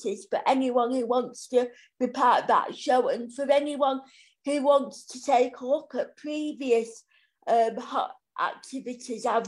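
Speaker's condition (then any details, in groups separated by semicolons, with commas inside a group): Cerebral palsy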